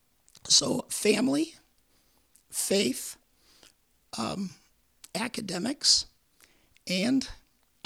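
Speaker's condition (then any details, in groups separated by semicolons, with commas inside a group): Vocal cord cancer, repeated surgery; about 17 years since diagnosis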